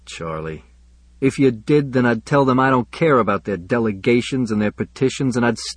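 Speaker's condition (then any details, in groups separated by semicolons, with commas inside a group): No condition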